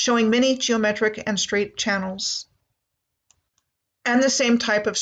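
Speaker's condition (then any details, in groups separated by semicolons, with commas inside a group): No condition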